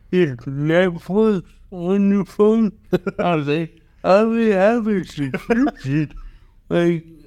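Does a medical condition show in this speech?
Yes: cerebral palsy.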